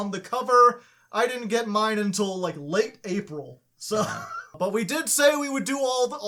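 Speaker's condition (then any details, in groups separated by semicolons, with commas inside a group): No condition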